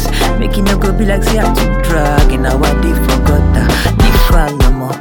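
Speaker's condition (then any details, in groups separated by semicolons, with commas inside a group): No condition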